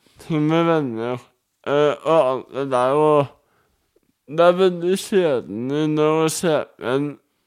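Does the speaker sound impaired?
Yes: cerebral palsy; wheelchair user, needs personal assistance; speech difficulties, speech challenges.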